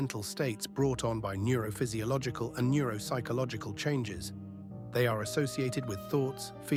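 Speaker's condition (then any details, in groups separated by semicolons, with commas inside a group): No condition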